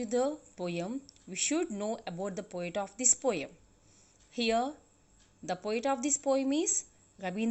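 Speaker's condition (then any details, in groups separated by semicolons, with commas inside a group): No condition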